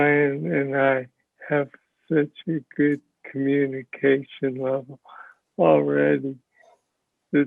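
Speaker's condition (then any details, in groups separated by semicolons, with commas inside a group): Parkinson's disease; speech sounds like mush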